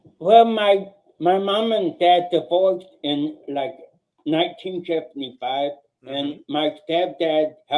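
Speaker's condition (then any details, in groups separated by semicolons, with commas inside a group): Cerebral palsy; mildest kind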